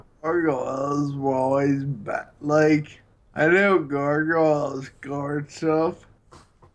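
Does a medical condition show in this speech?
Yes: Friedreich's ataxia; no cure or treatments.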